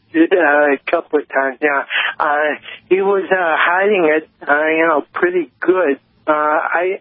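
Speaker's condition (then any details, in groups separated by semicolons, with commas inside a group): Cerebral palsy; lifelong, diagnosed at age 55, others long mistook for drunk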